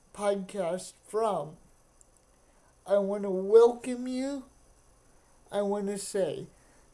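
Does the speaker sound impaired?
Yes: cerebral palsy; wheelchair user.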